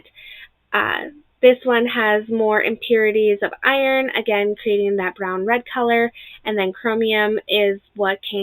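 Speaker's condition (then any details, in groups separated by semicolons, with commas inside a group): No condition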